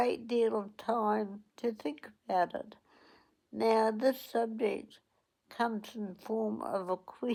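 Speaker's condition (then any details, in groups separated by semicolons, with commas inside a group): Cerebral palsy; onset at 8 days old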